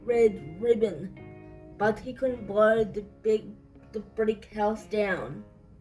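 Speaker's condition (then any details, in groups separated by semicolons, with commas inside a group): Cerebral palsy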